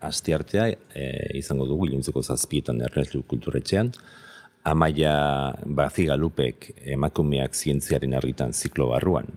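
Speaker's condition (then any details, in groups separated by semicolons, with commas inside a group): No condition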